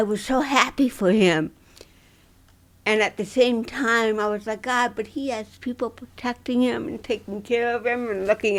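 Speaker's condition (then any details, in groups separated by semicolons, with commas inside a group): Dystonia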